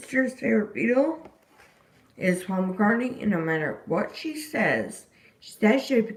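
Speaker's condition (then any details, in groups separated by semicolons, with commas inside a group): Disability causing slurred speech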